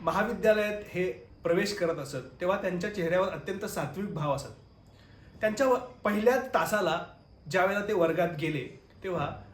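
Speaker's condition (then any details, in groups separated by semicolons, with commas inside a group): No condition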